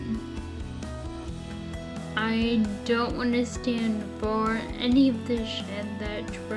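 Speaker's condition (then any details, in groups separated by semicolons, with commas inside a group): Friedreich's ataxia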